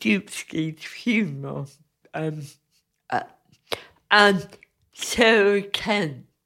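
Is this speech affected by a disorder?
Yes: cerebral palsy; cerebral palsy from birth.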